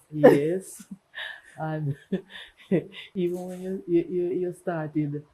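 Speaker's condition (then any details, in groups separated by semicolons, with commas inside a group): No condition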